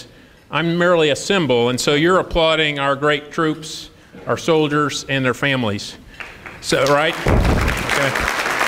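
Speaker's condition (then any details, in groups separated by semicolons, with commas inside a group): No condition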